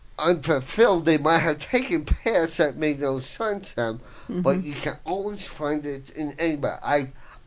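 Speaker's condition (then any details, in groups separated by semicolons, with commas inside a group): Voice box damage, traumatic brain injury; fine motor loss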